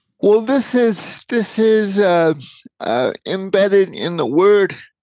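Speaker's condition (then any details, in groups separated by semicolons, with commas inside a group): Cerebral palsy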